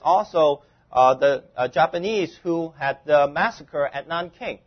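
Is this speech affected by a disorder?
No.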